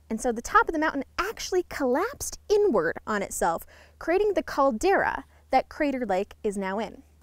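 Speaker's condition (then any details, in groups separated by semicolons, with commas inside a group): No condition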